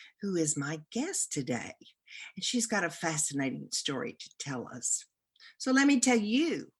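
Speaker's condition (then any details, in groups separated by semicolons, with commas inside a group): No condition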